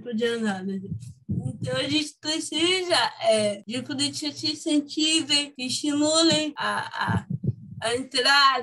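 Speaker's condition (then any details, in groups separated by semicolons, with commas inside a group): Cerebral palsy; from birth, motor sequelae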